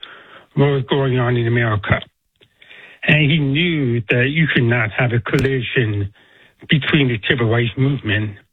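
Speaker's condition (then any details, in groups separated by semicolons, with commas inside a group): Deafness; speaks with a deaf accent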